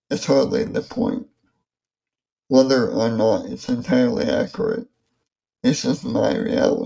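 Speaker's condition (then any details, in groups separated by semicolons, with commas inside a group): ALS; amyotrophic lateral sclerosis diagnosed August 2011 at age 27, symptoms began before diagnosis, progressive muscle weakness; about 10 years since diagnosis; affects mouth function, reading aloud affected, apologizes for speech, host takes over reading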